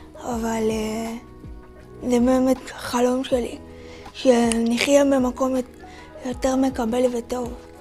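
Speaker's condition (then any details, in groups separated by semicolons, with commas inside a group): Cerebral palsy; from birth, physical disability only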